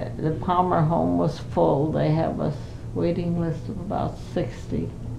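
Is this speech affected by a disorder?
Yes: Parkinson's disease; Parkinson's for 5 years, not very able to do much.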